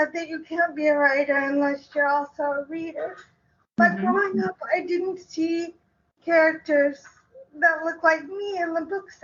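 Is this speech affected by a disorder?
Yes: cerebral palsy.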